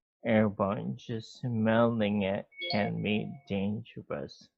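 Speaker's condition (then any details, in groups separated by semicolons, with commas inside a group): MND; ALS; slower speech, speech impediment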